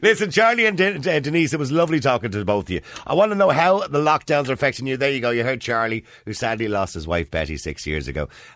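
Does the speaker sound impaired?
No.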